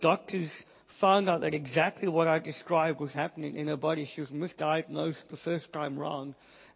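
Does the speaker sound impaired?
Yes: cleft palate, Pierre Robin syndrome.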